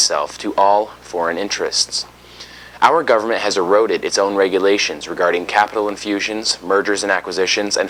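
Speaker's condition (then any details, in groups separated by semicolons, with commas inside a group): No condition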